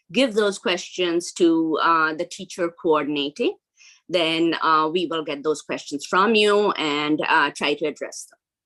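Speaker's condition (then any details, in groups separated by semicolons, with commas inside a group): No condition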